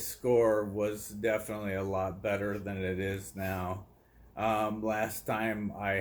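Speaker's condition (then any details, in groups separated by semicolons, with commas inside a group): ALS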